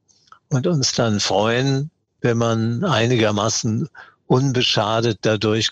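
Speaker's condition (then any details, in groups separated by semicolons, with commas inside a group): Parkinson's disease; once put down to stage fright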